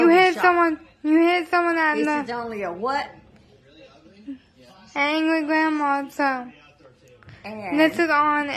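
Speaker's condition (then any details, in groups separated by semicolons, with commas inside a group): Cerebral palsy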